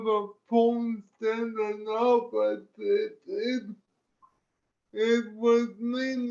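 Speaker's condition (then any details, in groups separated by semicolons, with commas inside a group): Cerebral palsy; limited use of the hands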